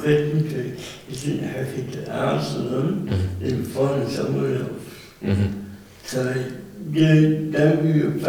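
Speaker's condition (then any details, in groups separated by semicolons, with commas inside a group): Cerebral palsy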